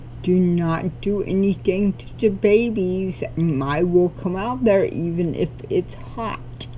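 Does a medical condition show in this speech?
Yes: cerebral palsy.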